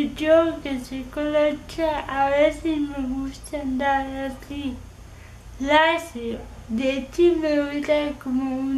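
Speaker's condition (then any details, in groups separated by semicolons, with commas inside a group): Cerebral palsy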